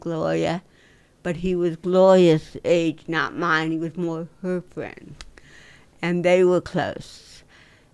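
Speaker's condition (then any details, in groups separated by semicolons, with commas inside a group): Cerebral palsy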